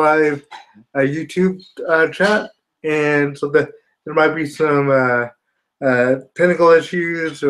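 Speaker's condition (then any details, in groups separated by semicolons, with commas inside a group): Spastic quadriplegia cerebral palsy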